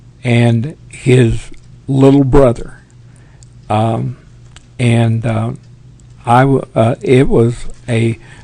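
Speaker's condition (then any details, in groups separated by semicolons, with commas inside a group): Parkinson's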